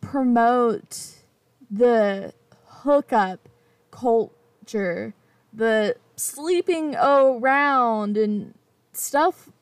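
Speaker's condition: Stutter; stutter since age four; part-word repetitions, fillers, gets stuck on first word when saying own name; prolonged sounds, blocks

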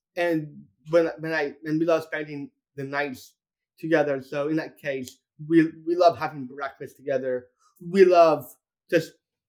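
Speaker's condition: Down syndrome; intellectual and developmental disability

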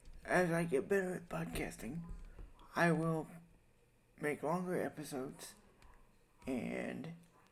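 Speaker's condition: Cerebral palsy, spastic quadriplegia; breathes on own without any support, eats and feeds self

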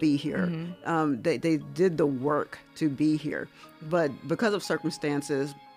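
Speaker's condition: No condition

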